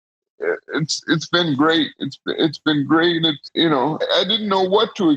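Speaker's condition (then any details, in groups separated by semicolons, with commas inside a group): Cerebral palsy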